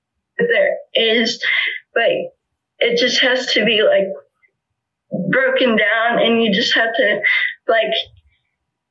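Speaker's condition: Spastic cerebral palsy; walker since age 3

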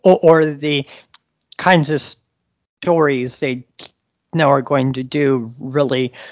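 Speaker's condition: Stuttering; stutters audibly during interview, stutters left in recording; blocks

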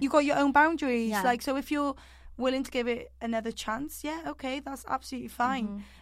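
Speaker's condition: No condition

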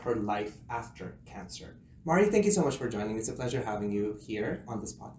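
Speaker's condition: No condition

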